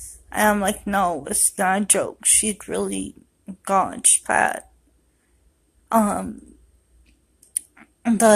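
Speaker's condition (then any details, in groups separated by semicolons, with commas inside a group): Cerebral palsy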